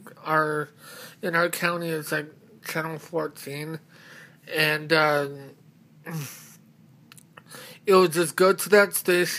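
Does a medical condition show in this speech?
Yes: mobius syndrome.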